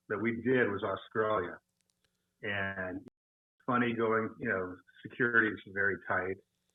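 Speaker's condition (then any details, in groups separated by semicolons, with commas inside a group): No condition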